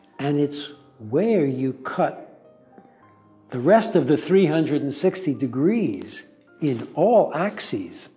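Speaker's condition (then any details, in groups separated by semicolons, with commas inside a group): No condition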